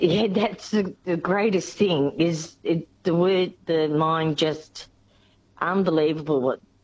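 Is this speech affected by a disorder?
Yes: aphasia after stroke; aphasia from stroke three years ago, also affects writing, words jumbled; still recovering in some respects, speech near normal now, fails when tired or stressed; initially no speech, long time before stringing sentences, could sing, nothing comes out when tired.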